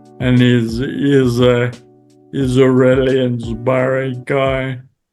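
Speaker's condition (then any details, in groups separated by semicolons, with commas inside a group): Friedreich's ataxia; spasticity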